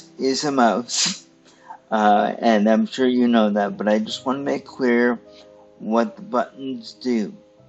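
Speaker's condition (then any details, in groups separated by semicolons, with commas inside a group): Cerebral palsy; stiff muscles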